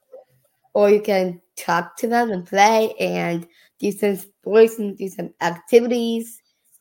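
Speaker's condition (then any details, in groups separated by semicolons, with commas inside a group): Down syndrome; age 14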